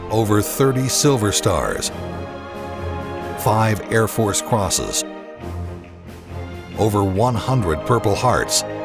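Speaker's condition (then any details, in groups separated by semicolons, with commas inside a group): No condition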